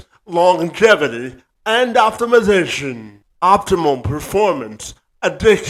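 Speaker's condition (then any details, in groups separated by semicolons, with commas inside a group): Cerebral palsy; affects walking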